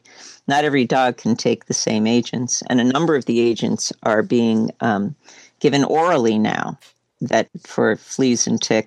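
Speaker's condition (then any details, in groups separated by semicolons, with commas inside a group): No condition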